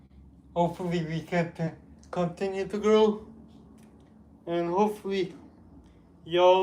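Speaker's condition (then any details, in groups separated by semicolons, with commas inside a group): Cerebral palsy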